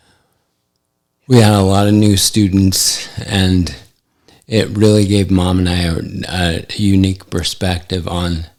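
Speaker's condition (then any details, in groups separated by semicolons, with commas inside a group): ALS; affects hand function; recently diagnosed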